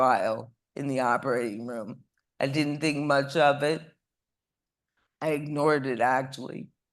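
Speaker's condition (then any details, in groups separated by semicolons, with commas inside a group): ALS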